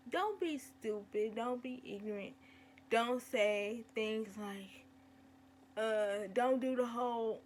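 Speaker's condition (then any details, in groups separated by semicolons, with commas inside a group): Cerebral palsy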